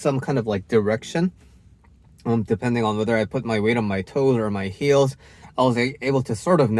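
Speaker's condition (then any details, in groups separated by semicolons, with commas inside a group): No condition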